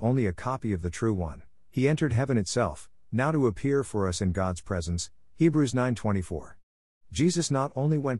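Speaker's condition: No condition

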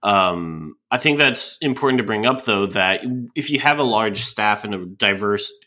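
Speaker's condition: No condition

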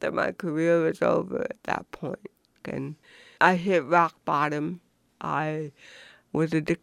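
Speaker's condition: Cerebral palsy; hearing impaired

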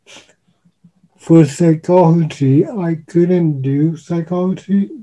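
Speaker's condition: Cerebral palsy; uses wheelchair

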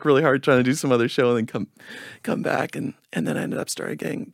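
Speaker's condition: Spasmodic dysphonia; energy healing

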